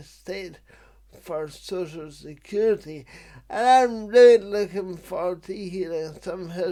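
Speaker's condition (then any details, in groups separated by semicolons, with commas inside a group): Cerebral palsy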